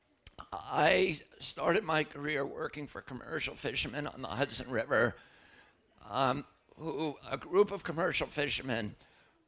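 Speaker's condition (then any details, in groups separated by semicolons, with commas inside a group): Spasmodic dystonia; voice trembles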